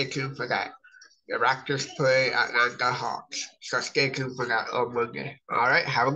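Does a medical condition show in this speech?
Yes: cerebral palsy.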